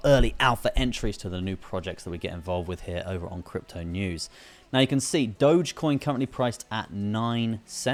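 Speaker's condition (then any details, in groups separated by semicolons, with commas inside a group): No condition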